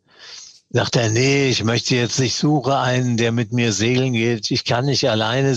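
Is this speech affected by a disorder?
Yes: Parkinson's disease; diagnosed 2016 at age 75, tremor for years before, long attributed to stage fright; mild course, ongoing tremor.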